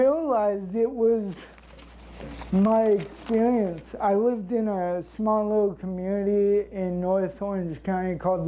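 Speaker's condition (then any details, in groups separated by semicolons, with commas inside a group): Cerebral palsy; since birth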